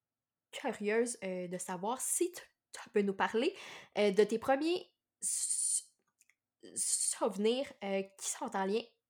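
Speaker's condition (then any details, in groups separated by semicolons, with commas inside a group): Stuttering; meditation practice for some years, found helpful; repeated sounds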